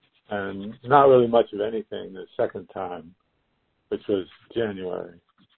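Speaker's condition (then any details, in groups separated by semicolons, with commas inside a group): Parkinson's disease; no sleep issues from Parkinson's; stem cell therapy in research study in Houston, Texas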